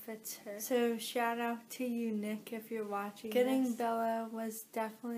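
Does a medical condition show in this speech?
Yes: cerebral palsy.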